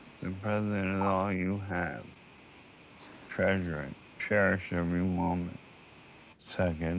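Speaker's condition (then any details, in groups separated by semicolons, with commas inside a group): ALS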